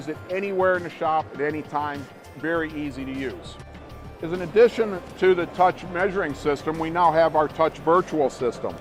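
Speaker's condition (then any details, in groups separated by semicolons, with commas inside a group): No condition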